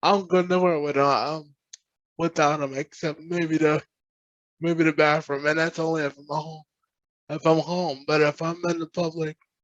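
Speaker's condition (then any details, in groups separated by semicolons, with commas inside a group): Cerebral palsy; present from birth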